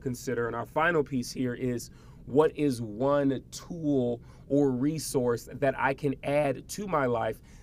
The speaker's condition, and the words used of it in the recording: No condition.